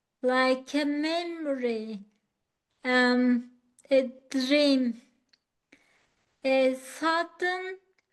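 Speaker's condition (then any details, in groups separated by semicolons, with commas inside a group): Acquired ataxia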